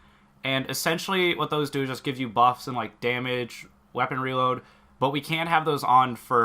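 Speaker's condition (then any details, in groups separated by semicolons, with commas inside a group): No condition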